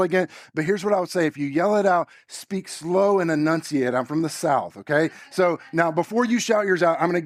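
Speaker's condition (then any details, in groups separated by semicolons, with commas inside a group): No condition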